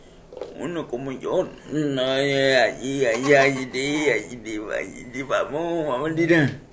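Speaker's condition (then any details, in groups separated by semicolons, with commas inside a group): Cerebral palsy; wheelchair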